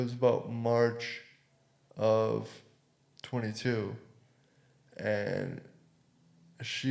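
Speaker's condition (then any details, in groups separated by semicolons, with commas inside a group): Cerebral palsy; cerebral palsy from birth, possibly hemiplegic, legs and foot, surgery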